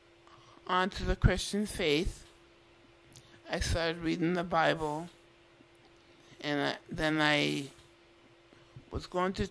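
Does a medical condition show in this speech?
Yes: Duchenne muscular dystrophy; diagnosed around age 12, muscle disease taking over body, rare in females.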